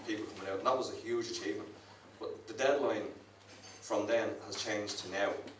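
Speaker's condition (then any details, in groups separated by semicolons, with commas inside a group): No condition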